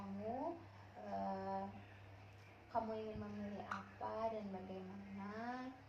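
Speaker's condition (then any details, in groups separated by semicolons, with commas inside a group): No condition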